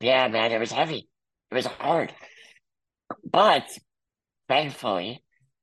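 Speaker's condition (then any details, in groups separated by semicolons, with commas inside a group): Muscular dystrophy; congenital, wheelchair user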